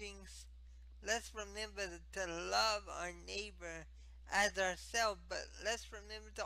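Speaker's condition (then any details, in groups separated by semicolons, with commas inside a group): Spastic cerebral palsy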